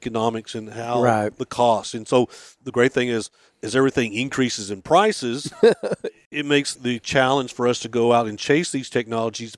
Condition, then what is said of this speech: No condition.